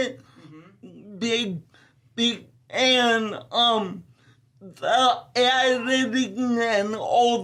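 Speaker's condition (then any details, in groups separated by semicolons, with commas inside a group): Ataxia telangiectasia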